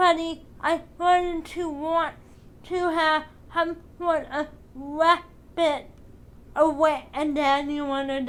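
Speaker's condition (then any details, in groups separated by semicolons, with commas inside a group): Cerebral palsy, spastic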